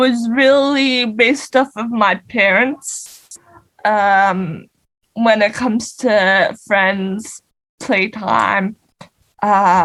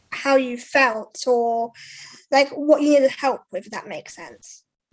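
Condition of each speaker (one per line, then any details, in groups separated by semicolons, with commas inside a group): Cerebral palsy; non-progressive physical disability
No condition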